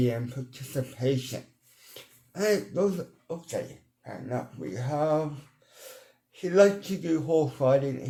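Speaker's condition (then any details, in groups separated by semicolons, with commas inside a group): Cerebral palsy; hand tremor; speech impediment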